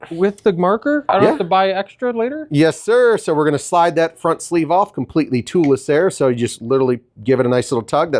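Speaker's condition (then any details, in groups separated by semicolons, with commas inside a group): No condition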